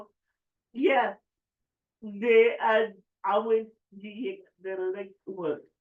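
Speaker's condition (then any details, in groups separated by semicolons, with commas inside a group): Cerebral palsy; affects speech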